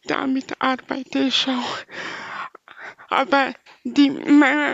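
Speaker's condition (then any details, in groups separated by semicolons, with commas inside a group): Spastic paralysis from birth, spastic, affecting all four limbs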